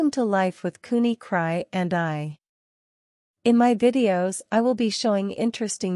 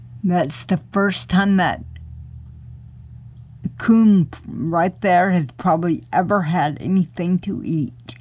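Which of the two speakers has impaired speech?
The second: cerebral palsy; cannot walk, crawls to get around.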